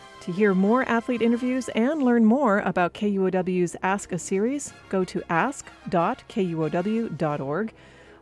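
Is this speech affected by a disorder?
No.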